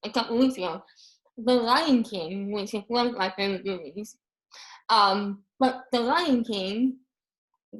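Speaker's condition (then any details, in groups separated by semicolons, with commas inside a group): Moebius syndrome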